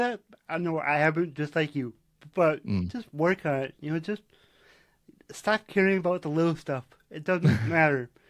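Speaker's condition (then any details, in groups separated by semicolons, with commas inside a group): Cerebral palsy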